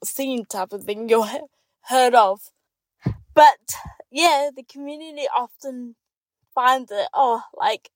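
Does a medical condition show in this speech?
Yes: cerebral palsy; diagnosed with cerebral palsy after birth in New Zealand, complex medical needs from childhood; ongoing therapy, attends therapy office.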